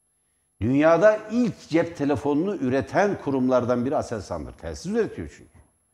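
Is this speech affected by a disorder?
No.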